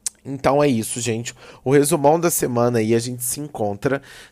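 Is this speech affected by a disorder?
No.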